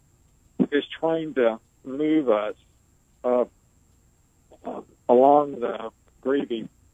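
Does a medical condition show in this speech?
Yes: ALS; motor neuron loss, progressive paralysis with sensation intact, wheelchair user; nearly 20 years since onset, pain from clothing seams and wrinkles; barely able to speak.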